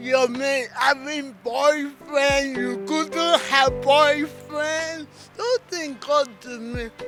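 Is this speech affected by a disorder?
Yes: cerebral palsy; needed assistance moving, childhood physiotherapy.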